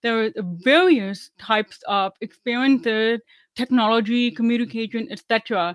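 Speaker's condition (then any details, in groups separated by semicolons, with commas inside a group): Deafness; deaf woman, about 25 years passing as hearing, about ten years of speech therapy; uses hearing aids and closed captioning, not fluent in sign language; speaks well after about ten years of speech therapy, relearned how to speak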